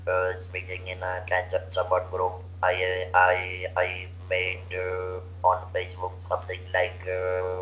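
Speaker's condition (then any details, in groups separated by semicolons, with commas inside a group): Laryngeal cancer surgery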